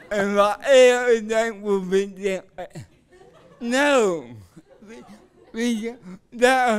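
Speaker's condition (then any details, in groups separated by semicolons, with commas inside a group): Cerebral palsy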